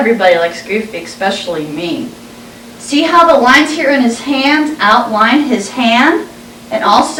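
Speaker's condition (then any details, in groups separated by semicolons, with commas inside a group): No condition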